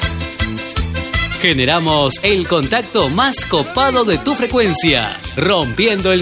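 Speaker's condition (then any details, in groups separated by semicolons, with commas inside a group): No condition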